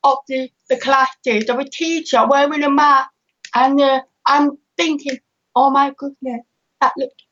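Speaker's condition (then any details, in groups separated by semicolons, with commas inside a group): Deafness with cochlear implant; cochlear implant for about 10 years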